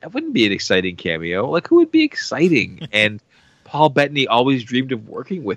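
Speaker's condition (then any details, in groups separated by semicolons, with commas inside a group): No condition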